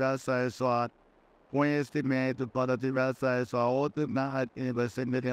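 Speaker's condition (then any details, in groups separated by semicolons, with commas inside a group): Cerebral palsy; relearned talking after onset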